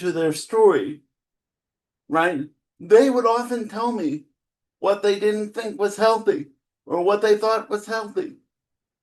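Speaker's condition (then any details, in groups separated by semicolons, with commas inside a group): Cerebral palsy; spastic type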